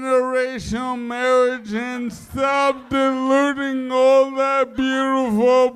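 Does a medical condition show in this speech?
Yes: Lou Gehrig's disease (ALS); impaired mobility, at risk of falling off stage; microphone brought to him on stage by David Deery.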